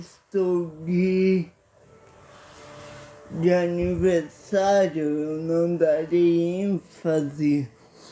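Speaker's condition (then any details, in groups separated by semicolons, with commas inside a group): Paralysis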